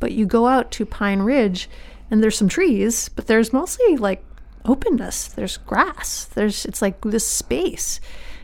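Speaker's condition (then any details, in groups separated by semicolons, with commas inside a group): No condition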